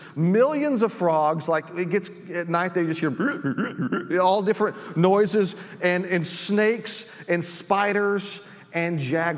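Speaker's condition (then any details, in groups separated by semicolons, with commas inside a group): No condition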